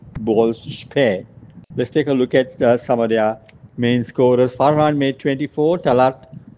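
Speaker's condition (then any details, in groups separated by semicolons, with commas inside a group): No condition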